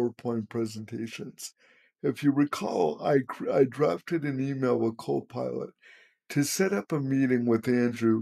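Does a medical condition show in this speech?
Yes: cerebral palsy.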